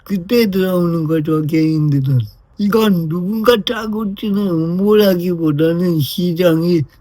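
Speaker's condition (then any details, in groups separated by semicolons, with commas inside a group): Brain lesion disability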